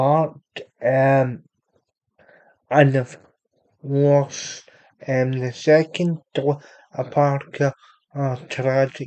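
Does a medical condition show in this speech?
Yes: cerebral palsy; unable to walk.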